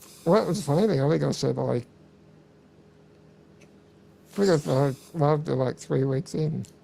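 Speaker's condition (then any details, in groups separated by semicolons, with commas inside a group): Muscular dystrophy; uses wheelchair; wheelchair user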